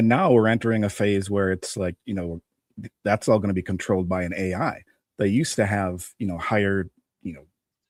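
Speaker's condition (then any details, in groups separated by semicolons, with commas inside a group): No condition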